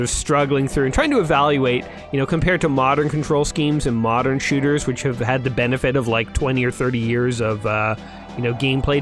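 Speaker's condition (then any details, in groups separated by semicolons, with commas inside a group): No condition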